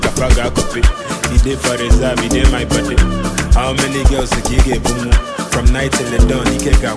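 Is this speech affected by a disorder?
No.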